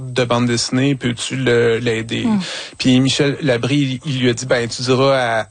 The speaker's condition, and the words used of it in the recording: Stuttering. Ouais, le slam, ça a été assez surprenant et incroyable parce que là, tout d'un coup, je bégayais plus.